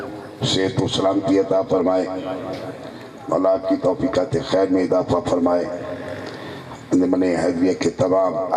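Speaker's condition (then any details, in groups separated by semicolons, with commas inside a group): No condition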